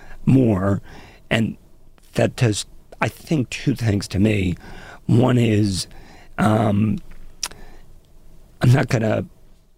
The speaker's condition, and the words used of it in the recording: Spasmodic dysphonia. Spasmodic dysphonia is a condition where the vocal cords don't come together properly, and then it just creates a host of problems with a voice.